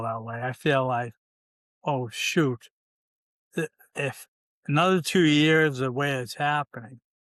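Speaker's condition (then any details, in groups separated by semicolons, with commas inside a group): ALS; limb onset; possibly slow progressor; can still talk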